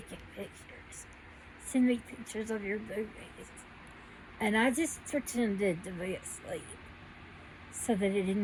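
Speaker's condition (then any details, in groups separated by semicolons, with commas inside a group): Cerebral palsy; needs crutches to walk, no teeth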